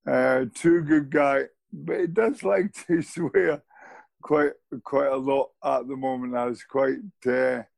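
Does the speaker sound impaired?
Yes: motor neurone disease; diagnosed at 46 after about 6 months, began with twitches and muscle wasting, no pain, no effective drug; still speaks, host calls speech eloquent.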